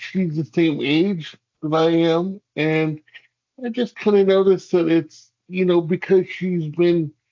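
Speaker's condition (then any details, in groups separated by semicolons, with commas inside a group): Cerebral palsy; hamstring releases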